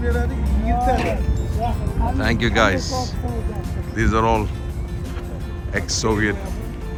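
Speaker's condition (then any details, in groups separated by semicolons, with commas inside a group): No condition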